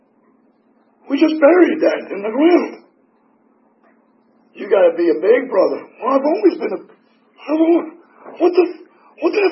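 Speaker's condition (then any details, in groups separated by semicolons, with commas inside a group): Tracheotomy; tracheotomy for 4 years, 8 surgeries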